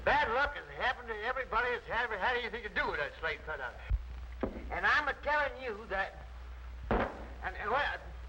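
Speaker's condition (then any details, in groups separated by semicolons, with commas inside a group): No condition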